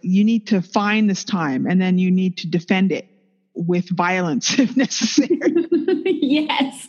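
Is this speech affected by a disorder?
No.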